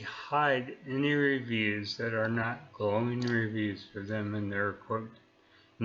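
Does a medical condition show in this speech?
Yes: neurological disease; speech affected, voice altered, drawl.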